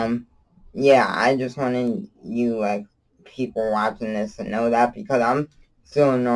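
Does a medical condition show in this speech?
Yes: cerebral palsy; from birth, wheelchair user.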